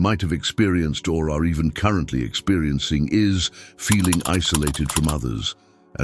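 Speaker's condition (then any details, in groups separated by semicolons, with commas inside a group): No condition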